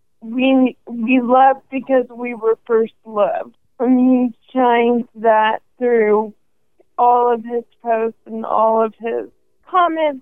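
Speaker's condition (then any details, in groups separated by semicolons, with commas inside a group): ALS; sees speech and respiratory therapists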